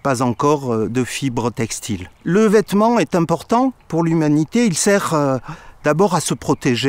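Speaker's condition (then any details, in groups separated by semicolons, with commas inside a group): No condition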